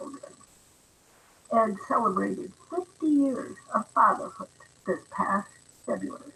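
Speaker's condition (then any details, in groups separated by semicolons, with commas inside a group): No condition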